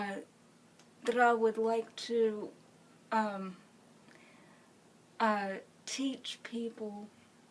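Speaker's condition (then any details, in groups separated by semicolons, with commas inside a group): Cerebral palsy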